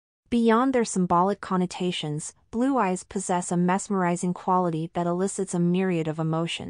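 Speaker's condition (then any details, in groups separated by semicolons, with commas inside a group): No condition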